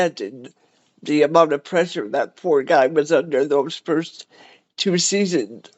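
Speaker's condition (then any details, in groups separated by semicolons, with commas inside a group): Cerebral palsy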